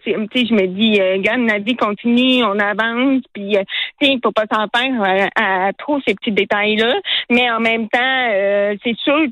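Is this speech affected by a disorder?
Yes: hearing loss; hard of hearing, relies on lip reading; uses cotton mask with soft transparent plexiglas window so lips can be seen.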